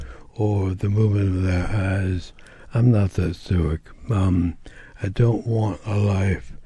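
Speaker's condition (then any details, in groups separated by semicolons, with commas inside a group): ALS; bulbar onset; diagnosed within past year, at age 66; voice and speech affected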